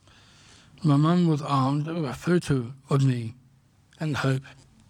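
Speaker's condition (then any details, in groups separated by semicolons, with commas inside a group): Down syndrome; congenital, diagnosed at birth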